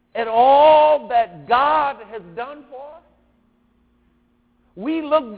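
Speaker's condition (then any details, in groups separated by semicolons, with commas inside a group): No condition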